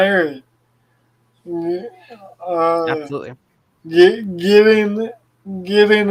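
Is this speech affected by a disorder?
Yes: cerebral palsy.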